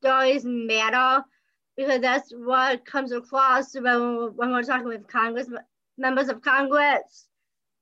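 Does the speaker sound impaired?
Yes: Down syndrome.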